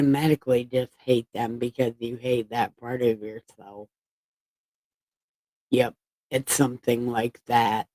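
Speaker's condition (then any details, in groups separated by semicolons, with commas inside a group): Brain injury; about 10 years after injury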